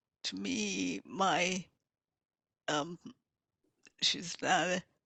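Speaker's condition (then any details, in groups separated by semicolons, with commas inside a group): Multiple sclerosis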